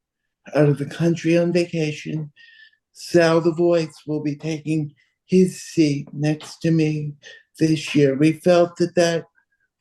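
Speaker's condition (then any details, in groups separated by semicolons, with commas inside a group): Cerebral palsy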